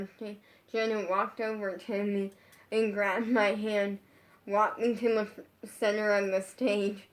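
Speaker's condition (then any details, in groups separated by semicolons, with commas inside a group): Brain injury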